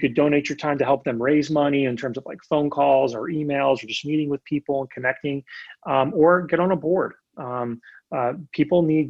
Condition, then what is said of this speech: None; typical speech.